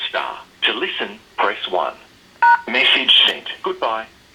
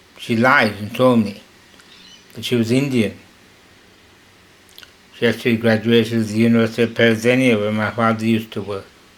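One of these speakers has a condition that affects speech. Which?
The second: slurred speech from poisoning; attributed to psychiatric drugs; hypersalivation.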